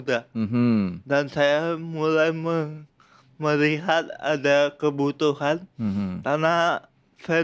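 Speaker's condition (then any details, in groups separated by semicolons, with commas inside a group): Cerebral palsy; from birth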